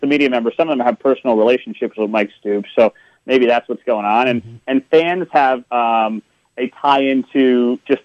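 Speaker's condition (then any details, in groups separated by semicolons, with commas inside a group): No condition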